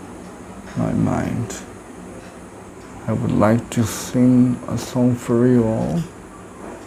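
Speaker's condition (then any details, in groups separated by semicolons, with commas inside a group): Cerebral palsy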